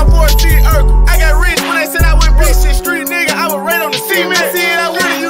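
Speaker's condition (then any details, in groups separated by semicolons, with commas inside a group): No condition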